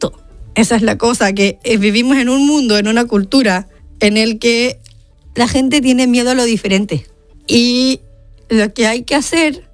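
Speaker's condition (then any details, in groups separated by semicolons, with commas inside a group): Down syndrome; congenital, diagnosis given to mother before birth; age 30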